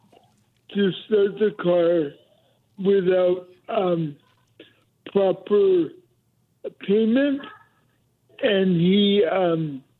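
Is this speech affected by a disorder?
Yes: cerebral palsy; able to walk and run until a couple of years ago, mobility declined since; speech impediment, voice more heightened when tense or nervous, may be heard as aggressive.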